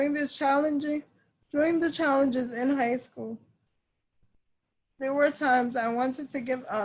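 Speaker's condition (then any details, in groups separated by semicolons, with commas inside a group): Cerebral palsy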